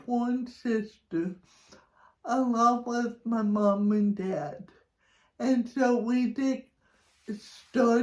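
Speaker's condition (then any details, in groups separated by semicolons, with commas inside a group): Cerebral palsy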